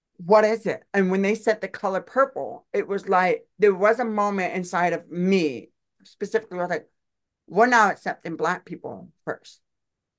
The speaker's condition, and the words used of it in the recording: Deafness. I use my voice. I recognize that.